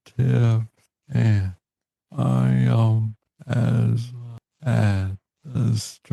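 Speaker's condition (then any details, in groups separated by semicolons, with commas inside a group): Parkinson's disease; diagnosed at age 35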